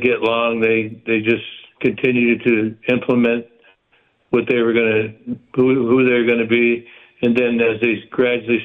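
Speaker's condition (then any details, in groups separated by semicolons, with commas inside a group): Parkinson's; stays active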